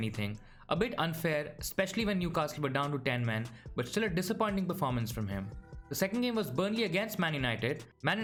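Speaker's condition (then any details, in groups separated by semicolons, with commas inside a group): No condition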